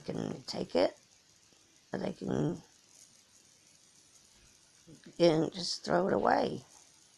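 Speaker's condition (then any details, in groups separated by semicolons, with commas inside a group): Cerebral palsy; from birth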